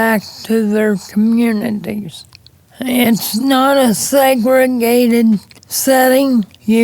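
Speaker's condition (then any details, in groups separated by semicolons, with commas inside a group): Cerebral palsy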